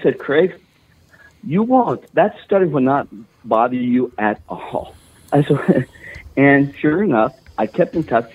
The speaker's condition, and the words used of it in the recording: Stuttering. You know, if you if you didn't have a stutter, you'd almost sound a little bit like Robin.